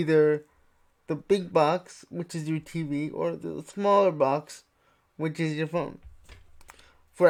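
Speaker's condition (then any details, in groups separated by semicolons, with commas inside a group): Cerebral palsy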